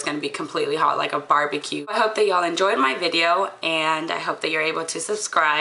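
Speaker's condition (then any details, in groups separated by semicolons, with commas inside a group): No condition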